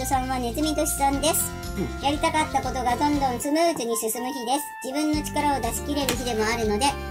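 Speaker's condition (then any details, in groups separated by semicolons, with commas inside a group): No condition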